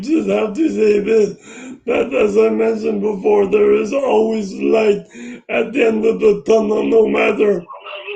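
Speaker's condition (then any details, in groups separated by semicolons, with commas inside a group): Brain injury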